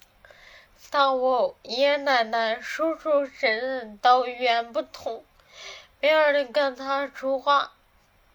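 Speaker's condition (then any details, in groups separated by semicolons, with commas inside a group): Cerebellar atrophy, hereditary; familial, mother, uncle and aunt died of it, untreatable, slurred speech first, then weak hands, no medication, about ten years given; cannot hold pen, cannot manage stairs or go out alone since COVID, falls; muffled articulation, tongue not nimble, listeners struggle to understand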